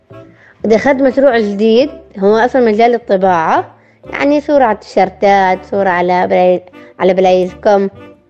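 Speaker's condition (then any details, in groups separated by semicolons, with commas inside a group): Down syndrome; born premature, on devices and breathing machine as newborn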